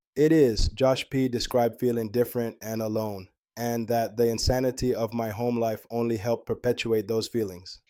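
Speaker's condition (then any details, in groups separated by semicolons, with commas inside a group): No condition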